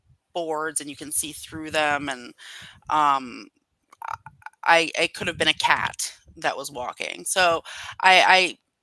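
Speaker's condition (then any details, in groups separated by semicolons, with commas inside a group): No condition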